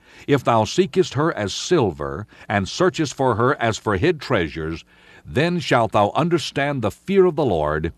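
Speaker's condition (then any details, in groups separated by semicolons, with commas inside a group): No condition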